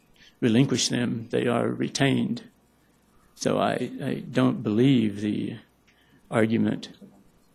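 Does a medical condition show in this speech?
Yes: Parkinson's; may stumble over words.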